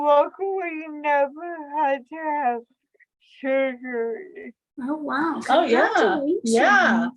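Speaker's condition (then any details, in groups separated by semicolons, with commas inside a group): Cerebral palsy; much uncontrollable movement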